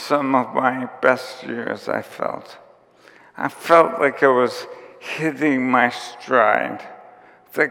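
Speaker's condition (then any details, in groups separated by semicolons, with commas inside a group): ALS; onset with tiredness and clumsiness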